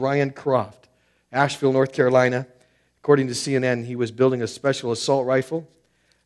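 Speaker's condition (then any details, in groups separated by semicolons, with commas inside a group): No condition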